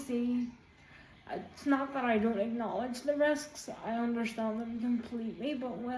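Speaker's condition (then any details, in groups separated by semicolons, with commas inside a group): Quadriplegic cerebral palsy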